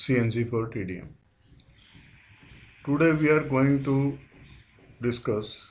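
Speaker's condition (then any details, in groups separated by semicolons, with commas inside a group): No condition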